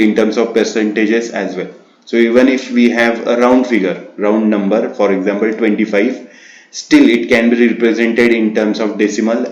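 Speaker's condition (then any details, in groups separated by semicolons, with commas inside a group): No condition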